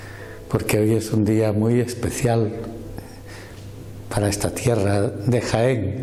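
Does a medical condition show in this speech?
No.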